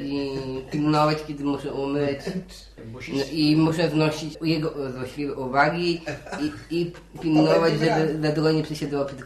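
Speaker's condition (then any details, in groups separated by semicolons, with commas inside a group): Down syndrome; turning 28 this year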